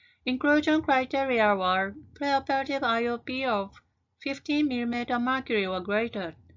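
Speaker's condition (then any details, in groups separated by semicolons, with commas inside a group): No condition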